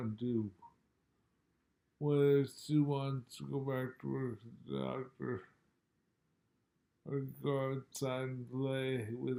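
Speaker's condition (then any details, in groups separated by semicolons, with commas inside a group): Multiple sclerosis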